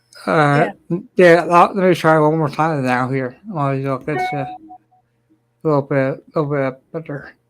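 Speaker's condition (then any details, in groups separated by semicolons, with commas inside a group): Ataxia; may slur speech, may sound drunk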